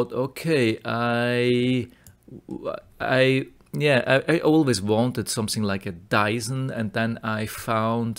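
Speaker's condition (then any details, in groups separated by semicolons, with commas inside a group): No condition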